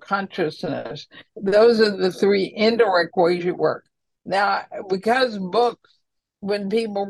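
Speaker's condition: ALS; estimated little over a year to live

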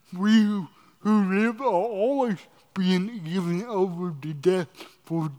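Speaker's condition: Cerebral palsy

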